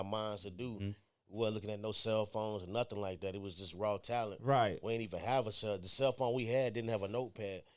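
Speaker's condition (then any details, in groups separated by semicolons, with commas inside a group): No condition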